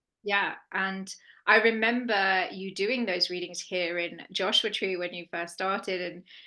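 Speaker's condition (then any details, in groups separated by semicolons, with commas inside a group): No condition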